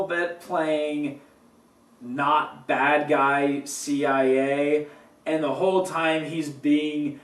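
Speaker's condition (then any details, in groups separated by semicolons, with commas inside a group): No condition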